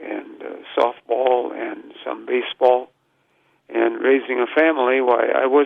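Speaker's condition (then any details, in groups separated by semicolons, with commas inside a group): No condition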